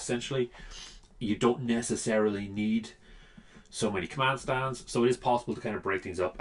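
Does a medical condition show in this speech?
No.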